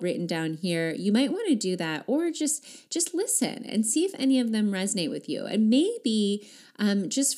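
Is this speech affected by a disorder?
No.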